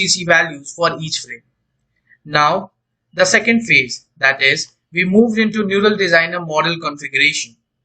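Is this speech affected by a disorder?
No.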